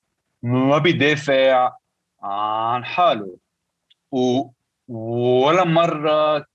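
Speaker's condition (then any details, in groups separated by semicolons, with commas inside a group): Stuttering; present since at least teenage years; stutter noticeable, joking about it helps listeners understand why speech sounds that way; prolonged sounds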